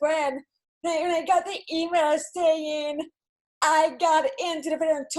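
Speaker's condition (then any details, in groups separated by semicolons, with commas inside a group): Cerebral palsy; speech therapy throughout childhood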